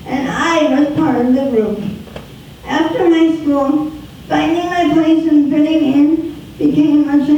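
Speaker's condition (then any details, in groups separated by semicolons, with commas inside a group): Spastic quadriplegic cerebral palsy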